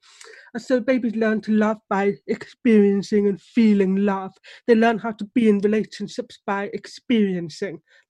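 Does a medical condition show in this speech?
Yes: deafness; struggles to hear baby cry or tones of sounds.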